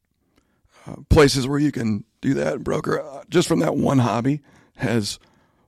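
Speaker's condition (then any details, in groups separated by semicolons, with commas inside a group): Spasmodic dysphonia; voice issue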